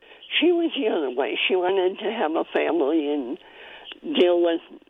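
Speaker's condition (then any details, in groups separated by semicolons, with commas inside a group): Cleft palate; in early childhood had to be fed with a spoon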